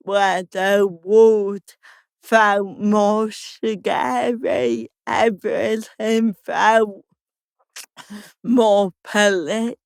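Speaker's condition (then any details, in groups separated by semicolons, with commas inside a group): Cerebral palsy; slow speech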